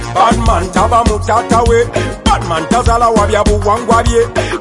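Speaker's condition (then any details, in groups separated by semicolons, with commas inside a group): No condition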